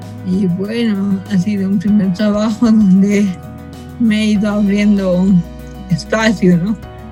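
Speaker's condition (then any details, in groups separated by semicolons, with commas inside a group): Cerebral palsy from birth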